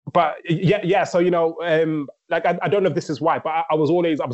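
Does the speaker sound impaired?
Yes: stammer; considered mute, did not speak until age five, needed speech therapy but never had it; stammer audible in recording, uses rhythmic techniques from rapping in everyday speech; chest and mind contract when stammering, even now, rapping Eminem lyrics let speech flow loosely; here repeated sounds, repeated words.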